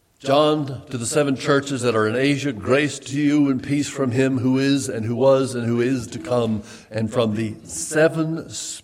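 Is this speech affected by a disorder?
No.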